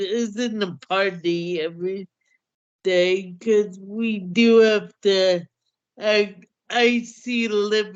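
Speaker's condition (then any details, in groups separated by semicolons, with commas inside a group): Cerebral palsy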